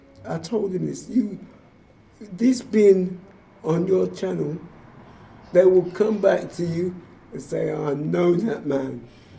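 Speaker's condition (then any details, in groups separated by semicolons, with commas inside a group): Motor neurone disease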